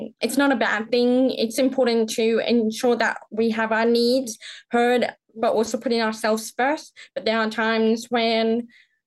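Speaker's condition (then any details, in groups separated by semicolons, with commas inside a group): Profound deafness, congenital, profound; born profoundly deaf, right cochlear implant since infancy, left cochlear implant also; speech considered pretty good, often assumed hearing, often mistaken for British accent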